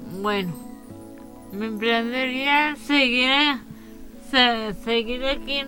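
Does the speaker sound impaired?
Yes: cerebral palsy; cerebral palsy from birth complications, special programs in Leticia alternating with school in childhood.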